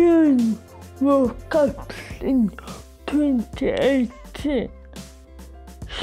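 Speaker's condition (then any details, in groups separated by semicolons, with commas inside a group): Cerebral palsy; severe physical impairment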